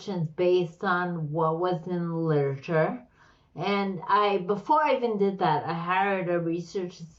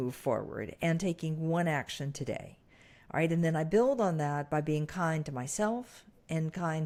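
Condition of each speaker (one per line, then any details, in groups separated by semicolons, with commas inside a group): Slurred speech; brain condition, weakness, stroke-like
No condition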